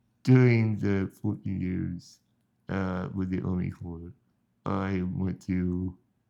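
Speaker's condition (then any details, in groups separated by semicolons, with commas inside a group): Spinal muscular atrophy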